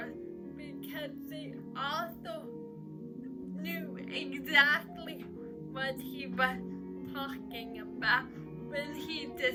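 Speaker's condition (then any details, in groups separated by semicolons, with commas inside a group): Cerebral palsy; uses crutches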